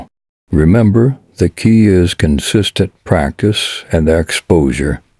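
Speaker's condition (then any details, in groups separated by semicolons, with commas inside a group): No condition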